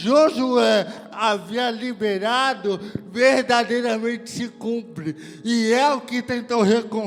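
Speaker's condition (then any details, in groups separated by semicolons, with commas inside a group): Cerebral palsy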